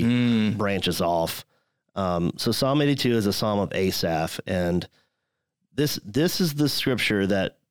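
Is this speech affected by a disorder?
No.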